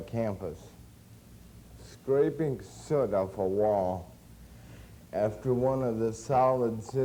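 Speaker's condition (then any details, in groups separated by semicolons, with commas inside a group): Cerebral palsy; since birth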